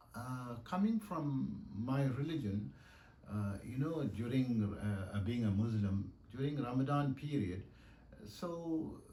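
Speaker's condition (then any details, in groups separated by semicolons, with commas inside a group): No condition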